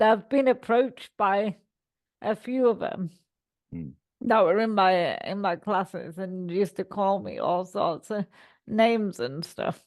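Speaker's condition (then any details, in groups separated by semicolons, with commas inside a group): Cerebral palsy; all four limbs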